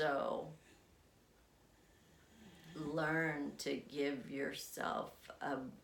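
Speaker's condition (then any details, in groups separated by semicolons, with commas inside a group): Essential tremor; affects legs as well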